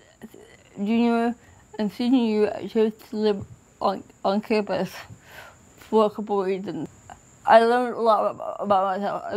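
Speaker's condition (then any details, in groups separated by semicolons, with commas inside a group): Cerebral palsy; from birth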